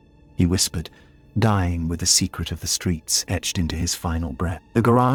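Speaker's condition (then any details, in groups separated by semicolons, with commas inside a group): No condition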